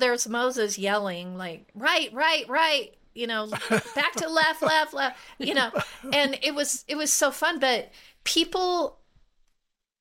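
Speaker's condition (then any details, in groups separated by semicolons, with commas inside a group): No condition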